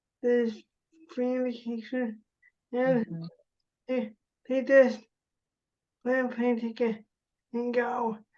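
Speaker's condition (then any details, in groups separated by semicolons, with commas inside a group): Cerebral palsy; spasticity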